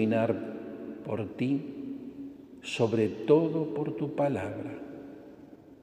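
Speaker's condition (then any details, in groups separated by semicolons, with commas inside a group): No condition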